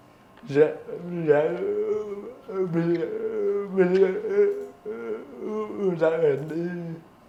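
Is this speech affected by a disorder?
Yes: cerebral palsy.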